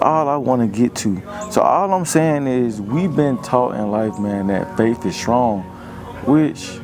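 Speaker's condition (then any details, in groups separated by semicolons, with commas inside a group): No condition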